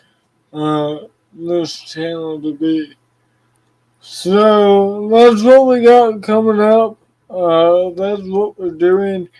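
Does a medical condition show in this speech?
Yes: cerebral palsy.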